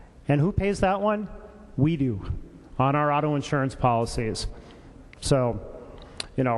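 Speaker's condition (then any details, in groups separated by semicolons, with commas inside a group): No condition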